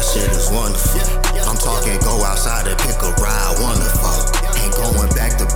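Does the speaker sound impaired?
No.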